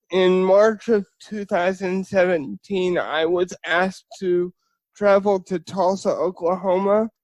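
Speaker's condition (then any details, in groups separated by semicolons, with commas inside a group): Spastic cerebral palsy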